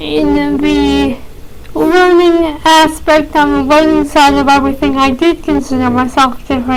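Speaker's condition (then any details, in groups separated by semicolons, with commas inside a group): Cerebral palsy, mild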